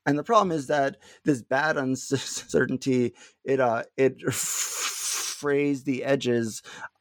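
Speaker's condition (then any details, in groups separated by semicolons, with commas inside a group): Stuttering; not stuttering much during this interview; little stuttering currently; repeated words, blocks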